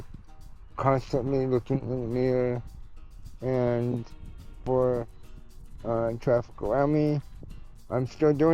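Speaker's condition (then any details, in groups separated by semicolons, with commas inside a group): Cerebral palsy; tends to mess up words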